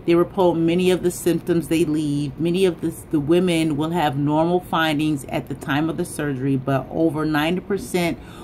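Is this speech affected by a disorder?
No.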